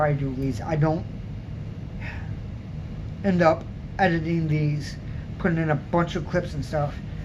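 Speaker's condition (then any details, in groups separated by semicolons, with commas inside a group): Cerebral palsy; mild; speech somewhat unclear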